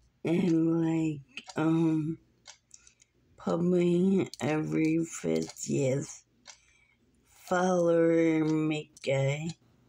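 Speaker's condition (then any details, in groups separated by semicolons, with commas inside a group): Muscular dystrophy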